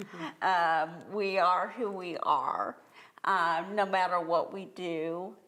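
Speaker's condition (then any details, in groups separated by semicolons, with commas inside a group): Cerebral palsy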